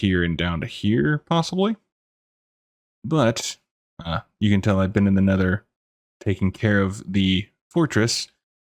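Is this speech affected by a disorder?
No.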